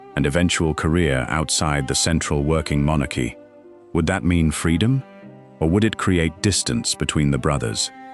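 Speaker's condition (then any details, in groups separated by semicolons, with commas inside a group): No condition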